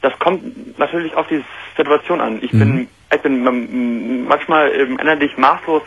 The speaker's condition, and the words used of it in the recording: Stuttering. Und zwar ist, was man vielleicht gerade noch nicht so ganz hört, ich habe ein Stotterproblem.